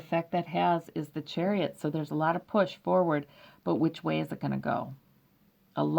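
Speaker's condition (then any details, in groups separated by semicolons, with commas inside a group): No condition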